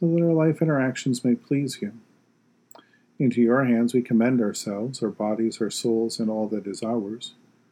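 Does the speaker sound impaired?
No.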